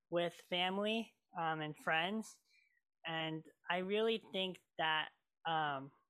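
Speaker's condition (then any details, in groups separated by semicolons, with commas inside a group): Cleft lip and palate; many childhood surgeries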